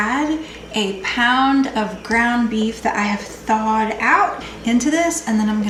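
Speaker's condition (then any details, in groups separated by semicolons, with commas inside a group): No condition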